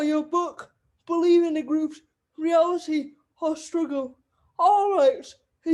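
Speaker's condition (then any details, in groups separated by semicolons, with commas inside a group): Cerebral palsy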